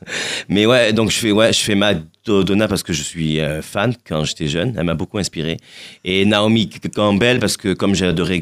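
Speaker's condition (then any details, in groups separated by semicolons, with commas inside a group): Stuttering; lifelong mild stutter, uncle stutters severely, born without pelvis, half femurs missing, never operated, learned to walk; sometimes gets stuck on words, no stutter on stage at Alhambra or radio, better when positive; repeated sounds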